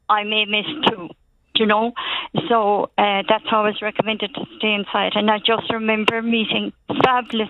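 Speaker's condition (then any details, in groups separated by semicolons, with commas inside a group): Cleft palate; congenital cleft palate, several childhood operations by Dr. Prendeville, Stephen's hospital Dublin, stays from age 4-5; elocution lessons as treatment in childhood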